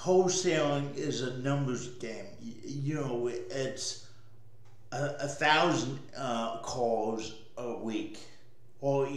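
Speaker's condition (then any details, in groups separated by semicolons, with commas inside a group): Cerebral palsy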